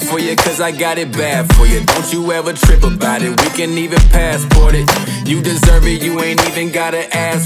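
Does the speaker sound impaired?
No.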